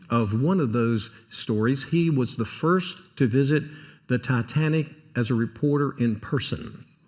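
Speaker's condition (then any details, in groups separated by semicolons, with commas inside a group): No condition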